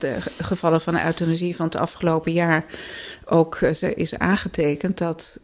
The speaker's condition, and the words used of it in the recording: None; typical speech.